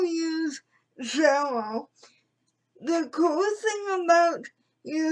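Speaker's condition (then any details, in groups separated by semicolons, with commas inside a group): Cerebral palsy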